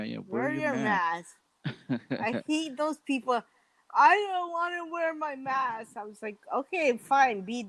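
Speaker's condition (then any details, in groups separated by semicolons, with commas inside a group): Mild cerebral palsy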